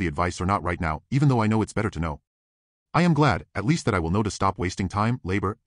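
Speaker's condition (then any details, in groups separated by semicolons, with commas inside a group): No condition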